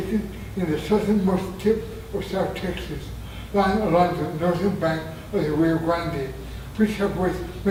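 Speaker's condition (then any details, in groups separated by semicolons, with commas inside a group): Traumatic brain injury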